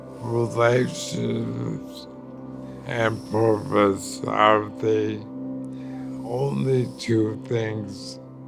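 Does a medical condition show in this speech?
Yes: ALS; early shortness of breath, tripping, falls, needs caregiving aides.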